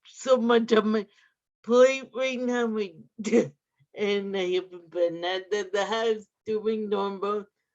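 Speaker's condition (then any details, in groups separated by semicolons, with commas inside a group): Cerebral palsy; adult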